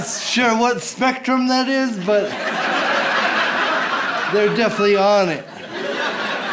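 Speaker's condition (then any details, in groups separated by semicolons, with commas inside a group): Cerebral palsy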